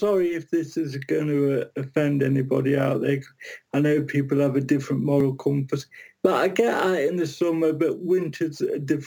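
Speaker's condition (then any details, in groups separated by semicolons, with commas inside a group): Cerebral palsy; surviving twin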